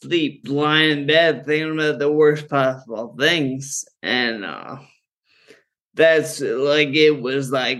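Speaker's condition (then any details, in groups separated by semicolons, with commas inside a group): Friedreich's ataxia; progressive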